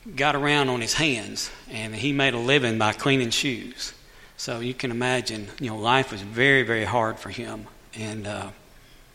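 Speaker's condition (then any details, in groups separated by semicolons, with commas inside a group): Cleft lip and palate; lip scar hidden by mustache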